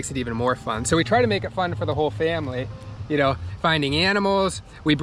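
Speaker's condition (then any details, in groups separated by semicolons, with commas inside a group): No condition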